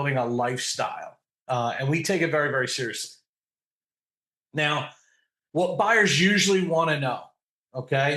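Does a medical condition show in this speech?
No.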